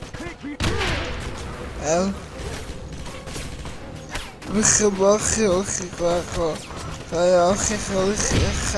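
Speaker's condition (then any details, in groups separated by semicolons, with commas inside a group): Cerebral palsy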